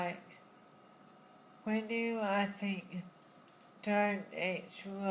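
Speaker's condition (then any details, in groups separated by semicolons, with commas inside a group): Friedreich's ataxia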